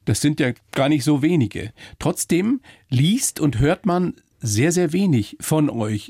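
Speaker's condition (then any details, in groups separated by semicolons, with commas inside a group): No condition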